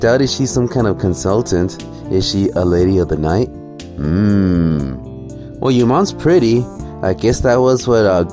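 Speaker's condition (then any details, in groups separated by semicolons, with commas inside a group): No condition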